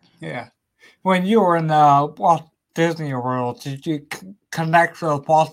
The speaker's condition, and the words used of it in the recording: Ataxia. Yeah, I kind of thought you had, you know, some kind of a disability because I know it affects your voice a little bit.